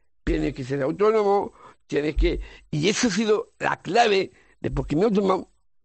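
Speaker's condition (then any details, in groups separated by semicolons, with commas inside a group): Down syndrome; congenital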